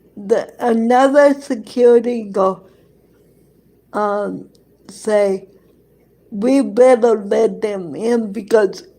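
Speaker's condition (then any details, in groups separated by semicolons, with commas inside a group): Cerebral palsy; present from birth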